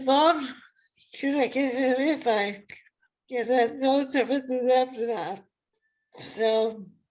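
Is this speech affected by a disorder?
Yes: ALS.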